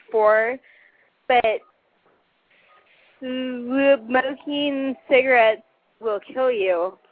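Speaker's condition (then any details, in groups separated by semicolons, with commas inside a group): Cerebral palsy; stutters from speech muscle involvement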